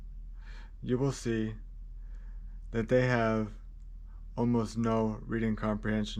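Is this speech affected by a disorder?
Yes: cerebral palsy, spastic.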